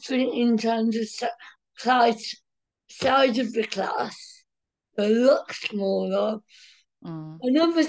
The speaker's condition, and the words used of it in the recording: Cerebral palsy. I experienced my first discrimination at work, because one of the other workers used to mimic the way that I speak.